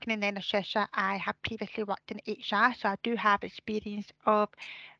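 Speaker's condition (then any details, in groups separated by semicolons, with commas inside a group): Deafness; speech sometimes affected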